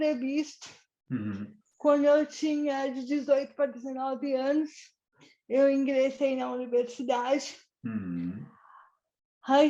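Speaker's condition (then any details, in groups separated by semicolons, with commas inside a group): Cerebral palsy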